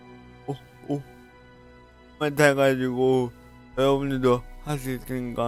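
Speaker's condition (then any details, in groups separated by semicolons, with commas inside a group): Brain lesion disability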